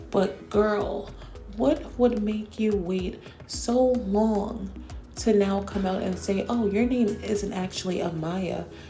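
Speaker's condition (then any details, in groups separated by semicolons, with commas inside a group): No condition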